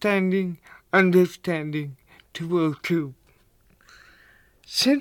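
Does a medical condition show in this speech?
Yes: cerebral palsy; limited coordination.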